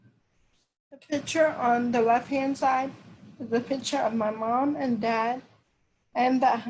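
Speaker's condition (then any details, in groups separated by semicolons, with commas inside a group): Cerebral palsy; diagnosed at 9 months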